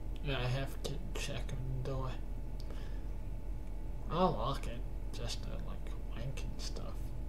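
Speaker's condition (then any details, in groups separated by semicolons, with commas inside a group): Cerebral palsy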